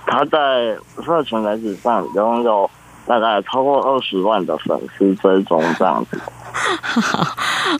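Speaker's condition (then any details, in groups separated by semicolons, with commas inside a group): Congenital muscular dystrophy; present from birth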